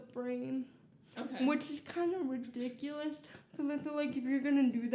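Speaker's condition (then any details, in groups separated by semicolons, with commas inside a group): Cerebral palsy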